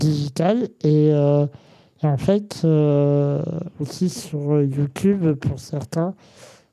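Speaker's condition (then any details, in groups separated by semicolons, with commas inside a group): Congenital muscular dystrophy; genetic protein-related cause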